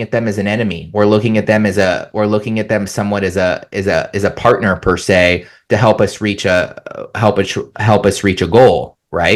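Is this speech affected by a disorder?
No.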